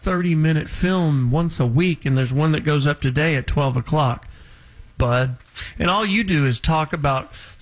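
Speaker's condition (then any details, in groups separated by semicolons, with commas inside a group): No condition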